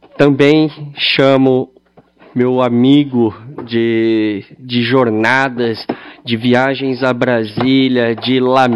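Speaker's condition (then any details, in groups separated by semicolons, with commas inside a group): Cleft lip and palate; treated from childhood as USP patient at rehabilitation hospital in Bauru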